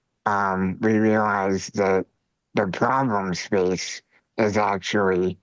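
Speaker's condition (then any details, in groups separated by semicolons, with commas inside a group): Spinal muscular atrophy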